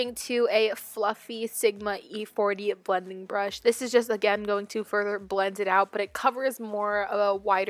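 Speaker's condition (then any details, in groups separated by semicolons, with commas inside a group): No condition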